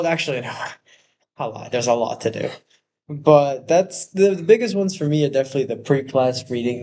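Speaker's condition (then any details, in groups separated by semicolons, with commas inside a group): No condition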